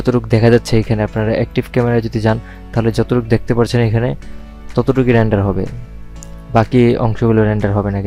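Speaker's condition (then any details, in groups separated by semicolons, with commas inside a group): No condition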